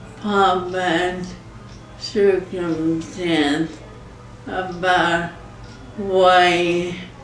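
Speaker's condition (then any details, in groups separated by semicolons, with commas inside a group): ALS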